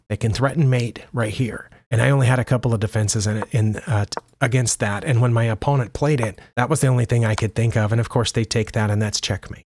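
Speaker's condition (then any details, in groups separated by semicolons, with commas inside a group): No condition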